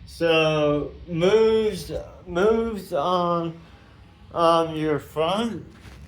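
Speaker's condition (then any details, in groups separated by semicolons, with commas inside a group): Tongue cancer surgery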